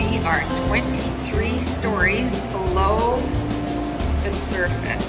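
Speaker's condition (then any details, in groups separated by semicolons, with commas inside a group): No condition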